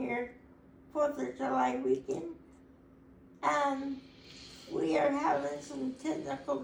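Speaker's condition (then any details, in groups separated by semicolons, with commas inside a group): Cerebral palsy; able to talk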